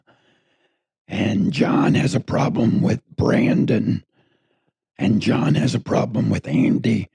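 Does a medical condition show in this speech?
Yes: throat cancer; tracheostomy tube.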